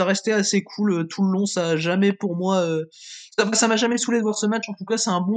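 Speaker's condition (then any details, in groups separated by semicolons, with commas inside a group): No condition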